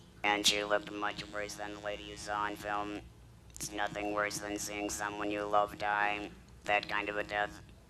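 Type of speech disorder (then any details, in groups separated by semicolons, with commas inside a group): Electrolarynx speech; laryngectomy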